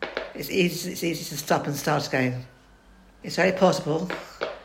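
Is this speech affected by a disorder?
Yes: Parkinson's; diagnosed around lockdown, speech change an early warning sign, past Lee Silverman BIG and LOUD programme, helped loudness; speech deteriorating over last three years, causing isolation; very fast festinating speech, words run together and abut.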